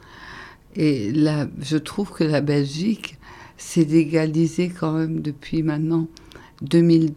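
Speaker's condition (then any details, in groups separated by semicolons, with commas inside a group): ALS (Charcot's disease); breathing difficulties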